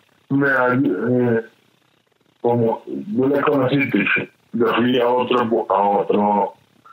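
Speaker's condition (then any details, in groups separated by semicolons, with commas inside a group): Cerebral palsy; affects movement and speech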